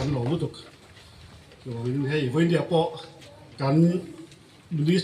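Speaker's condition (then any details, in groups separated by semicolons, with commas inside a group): No condition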